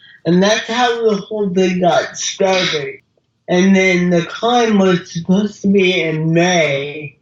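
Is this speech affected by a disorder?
Yes: cerebral palsy; mild speech impediment.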